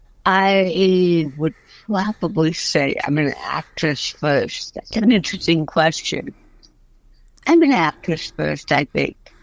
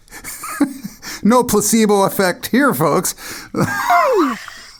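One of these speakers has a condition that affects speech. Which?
The first: cerebral palsy; since early childhood; Botox treatment.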